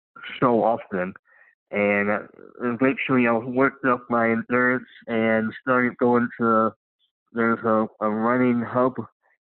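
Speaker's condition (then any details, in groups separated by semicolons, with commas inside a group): Cleft lip and palate; congenital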